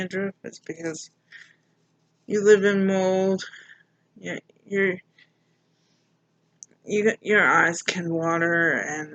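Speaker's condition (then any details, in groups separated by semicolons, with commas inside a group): Mild cerebral palsy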